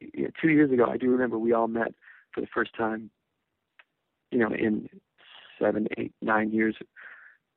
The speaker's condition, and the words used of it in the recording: Stuttering. So, maybe you can edit some stuttering or whatever, but that's all good.